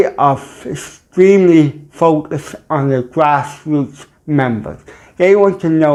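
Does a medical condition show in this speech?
Yes: cerebral palsy; mild, ataxic type.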